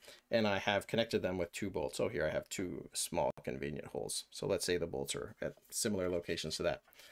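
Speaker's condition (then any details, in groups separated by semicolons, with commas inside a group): No condition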